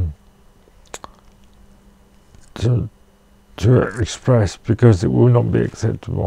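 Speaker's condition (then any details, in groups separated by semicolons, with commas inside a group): Cerebral palsy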